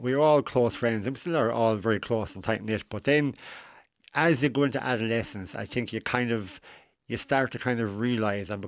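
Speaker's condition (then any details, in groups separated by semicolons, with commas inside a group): Cleft lip and palate; last surgery at 17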